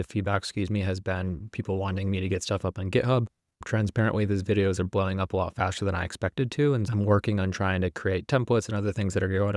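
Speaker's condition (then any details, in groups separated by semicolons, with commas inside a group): No condition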